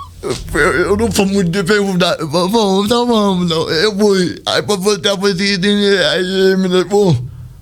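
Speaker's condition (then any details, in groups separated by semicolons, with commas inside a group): Cerebral palsy; speech not normal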